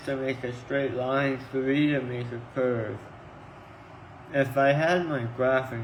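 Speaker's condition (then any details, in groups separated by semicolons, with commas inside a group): Tongue cancer surgery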